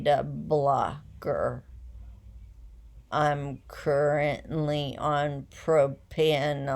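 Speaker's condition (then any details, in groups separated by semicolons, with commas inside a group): Essential tremor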